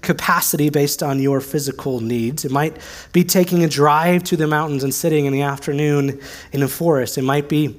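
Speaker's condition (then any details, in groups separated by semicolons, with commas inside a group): No condition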